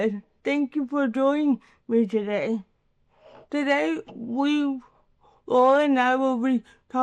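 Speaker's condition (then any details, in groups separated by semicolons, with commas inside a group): Cerebral palsy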